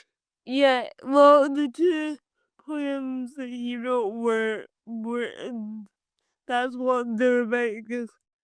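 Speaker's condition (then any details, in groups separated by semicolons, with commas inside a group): Cerebral palsy; from birth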